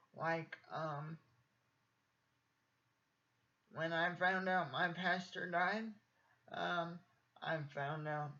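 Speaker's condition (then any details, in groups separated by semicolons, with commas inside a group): Cerebral palsy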